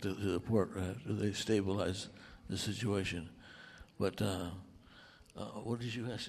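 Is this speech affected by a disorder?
Yes: Parkinson's; over 14 years since onset; wife Liz is chauffeur and lifeline.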